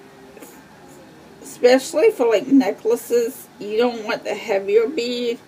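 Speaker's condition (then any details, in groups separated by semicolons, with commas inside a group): Cerebral palsy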